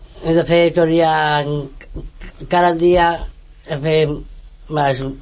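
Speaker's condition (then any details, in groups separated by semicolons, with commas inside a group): Down syndrome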